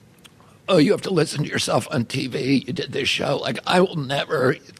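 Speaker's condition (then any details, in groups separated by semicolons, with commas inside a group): Spasmodic dysphonia; about 27 years since onset, age 69, injections every 2 months stopped, Japanese surgery worked well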